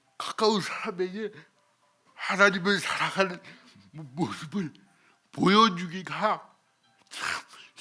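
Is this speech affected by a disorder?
Yes: cerebral palsy.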